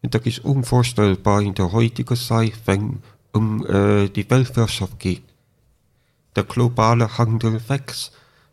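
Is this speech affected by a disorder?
Yes: deafness with cochlear implant, congenital deafness; hardly spoke before implant, 3-4 years relearning speech and hearing, raised orally, no sign language.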